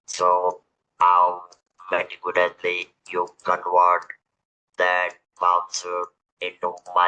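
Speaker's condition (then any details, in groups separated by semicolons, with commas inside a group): Throat cancer, electrolarynx user; several years after diagnosis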